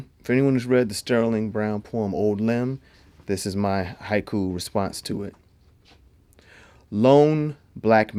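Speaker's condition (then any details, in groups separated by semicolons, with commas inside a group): No condition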